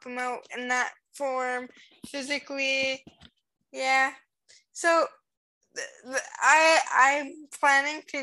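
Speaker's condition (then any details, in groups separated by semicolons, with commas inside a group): Cerebral palsy; congenital spastic cerebral palsy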